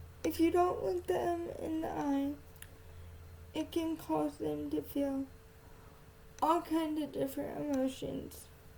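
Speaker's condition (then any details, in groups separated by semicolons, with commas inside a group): Cerebral palsy, spastic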